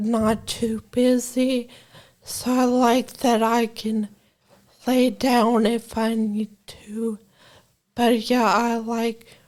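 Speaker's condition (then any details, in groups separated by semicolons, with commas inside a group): Brain injury from aneurysm; voice sounds different, may be hard to understand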